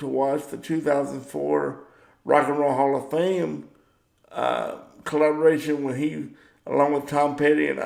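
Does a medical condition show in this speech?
Yes: cerebral palsy; power wheelchair.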